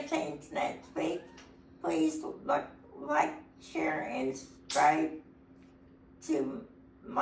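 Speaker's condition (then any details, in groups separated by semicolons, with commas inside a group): Cerebral palsy; able to talk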